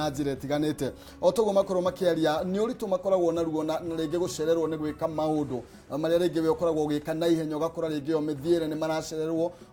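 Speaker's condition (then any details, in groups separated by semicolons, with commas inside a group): No condition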